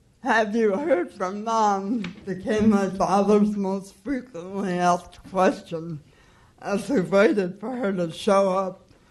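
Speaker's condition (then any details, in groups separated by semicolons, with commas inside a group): Cerebral palsy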